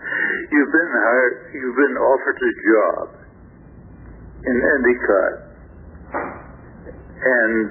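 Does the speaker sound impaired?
Yes: stroke affecting throat muscles; first stroke about 3 years ago, left side totally paralyzed, then three more small strokes; much mobility recovered with therapy; last small stroke affected throat muscles, tough time talking, listener says speech sounds fine.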